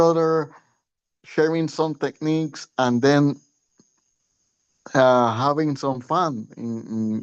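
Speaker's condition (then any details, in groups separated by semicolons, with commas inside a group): Cerebral palsy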